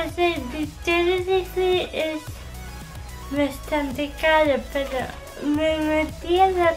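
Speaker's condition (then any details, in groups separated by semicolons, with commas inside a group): Cerebral palsy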